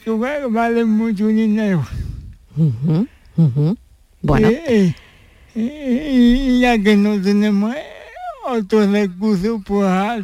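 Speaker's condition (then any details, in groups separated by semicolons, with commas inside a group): Cerebral palsy; since birth, needs extra support for daily living activities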